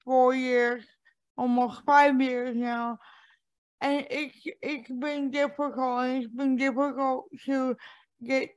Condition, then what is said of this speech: Cerebral palsy. Because I have mocked and made fun of for years because of the way I speak.